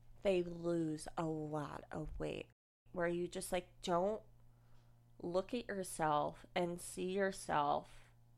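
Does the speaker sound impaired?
Yes: cleft lip and palate, unilateral.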